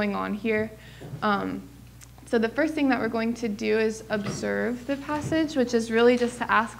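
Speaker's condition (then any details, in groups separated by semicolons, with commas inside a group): No condition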